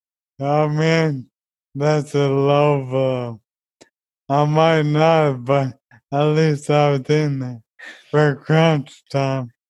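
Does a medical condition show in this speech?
Yes: ALS; meals chopped and fed by others.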